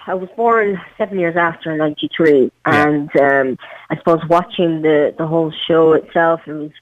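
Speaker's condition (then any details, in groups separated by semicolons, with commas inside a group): Cleft palate; congenital, prosthetic limb since 12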